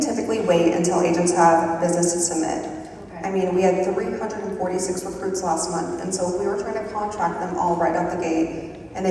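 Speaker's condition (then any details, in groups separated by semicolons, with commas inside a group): No condition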